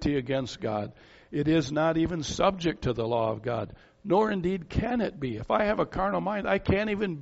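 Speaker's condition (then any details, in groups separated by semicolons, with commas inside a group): No condition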